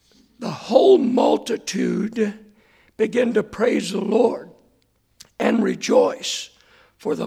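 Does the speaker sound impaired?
Yes: hoarseness after vocal cord surgery; vocal cords look straight.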